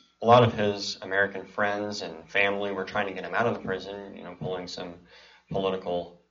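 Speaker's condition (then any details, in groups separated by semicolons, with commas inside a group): Cleft palate and cleft lip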